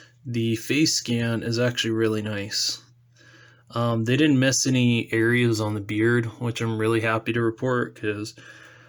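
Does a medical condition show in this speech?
No.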